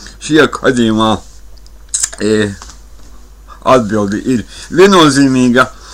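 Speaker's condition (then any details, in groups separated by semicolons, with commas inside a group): Cerebral palsy; since birth; speech not very clear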